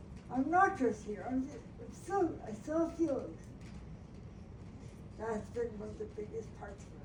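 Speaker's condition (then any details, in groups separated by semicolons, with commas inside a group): Brain injury; language and motor speech problems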